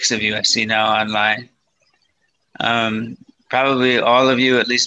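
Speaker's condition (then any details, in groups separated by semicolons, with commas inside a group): Parkinson's disease, mild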